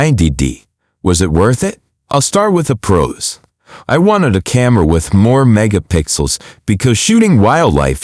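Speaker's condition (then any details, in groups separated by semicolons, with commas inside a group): No condition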